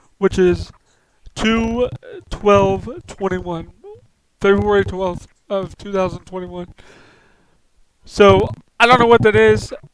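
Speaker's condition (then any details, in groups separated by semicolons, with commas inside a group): Cerebral palsy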